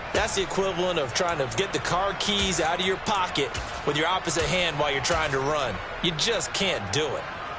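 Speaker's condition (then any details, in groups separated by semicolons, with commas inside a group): No condition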